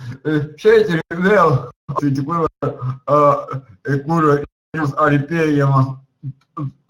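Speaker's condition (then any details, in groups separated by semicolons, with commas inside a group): Cerebral palsy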